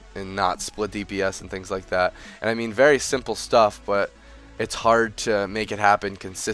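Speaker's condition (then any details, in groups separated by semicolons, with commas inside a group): No condition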